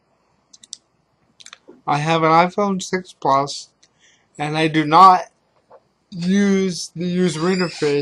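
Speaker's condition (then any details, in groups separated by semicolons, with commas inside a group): Cerebral palsy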